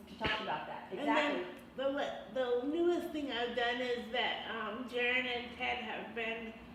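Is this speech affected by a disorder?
Yes: cerebral palsy; from birth, born premature; mild.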